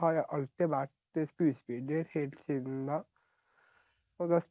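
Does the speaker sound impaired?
Yes: Down syndrome; present since birth; age 43.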